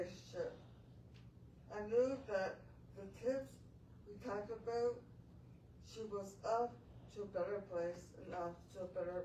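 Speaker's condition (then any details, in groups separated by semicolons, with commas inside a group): Traumatic brain injury; difficulty talking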